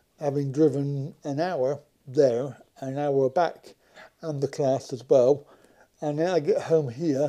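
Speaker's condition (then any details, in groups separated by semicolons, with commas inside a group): Cerebral palsy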